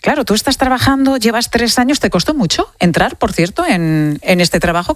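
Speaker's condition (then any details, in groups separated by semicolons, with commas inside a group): No condition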